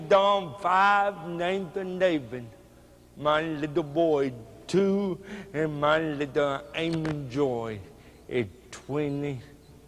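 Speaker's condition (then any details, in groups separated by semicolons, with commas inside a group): Cerebral palsy; walks with limp; speech hard to understand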